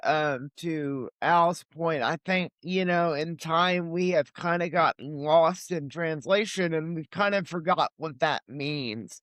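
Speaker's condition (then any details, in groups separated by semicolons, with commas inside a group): Cerebral palsy; limited mobility, legs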